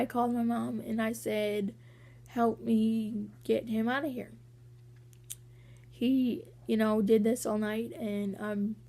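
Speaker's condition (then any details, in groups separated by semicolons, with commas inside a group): Cerebral palsy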